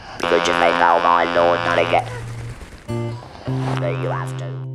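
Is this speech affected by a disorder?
Yes: laryngeal cancer with laryngectomy.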